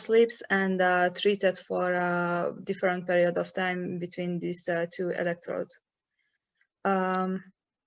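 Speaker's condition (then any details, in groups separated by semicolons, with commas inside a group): No condition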